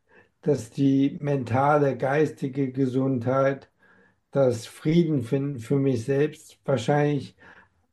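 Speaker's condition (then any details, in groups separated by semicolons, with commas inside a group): Amyotrophic lateral sclerosis; slower course than other affected patients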